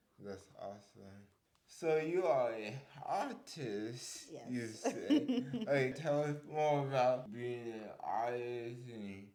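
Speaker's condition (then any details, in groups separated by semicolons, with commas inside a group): Cerebral palsy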